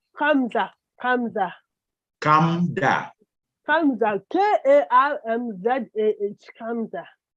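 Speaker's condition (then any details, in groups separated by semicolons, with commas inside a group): Cerebral palsy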